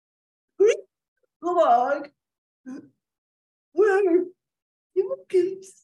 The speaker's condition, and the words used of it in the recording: Cerebral palsy. I don't give my voice a break anyway.